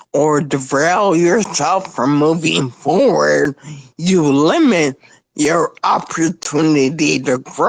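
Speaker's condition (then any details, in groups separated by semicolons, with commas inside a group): Spinocerebellar ataxia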